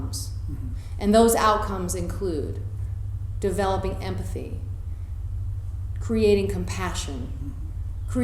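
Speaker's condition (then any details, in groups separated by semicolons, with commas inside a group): No condition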